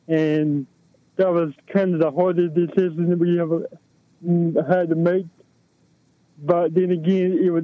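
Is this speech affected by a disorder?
Yes: cerebral palsy; balance and posture.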